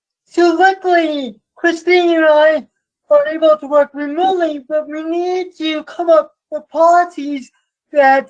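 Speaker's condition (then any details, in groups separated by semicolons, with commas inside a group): Cerebral palsy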